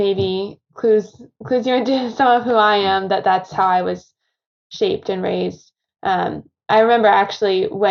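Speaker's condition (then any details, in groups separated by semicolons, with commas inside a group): No condition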